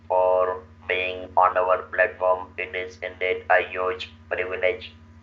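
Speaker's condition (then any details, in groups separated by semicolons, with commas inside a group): Laryngectomy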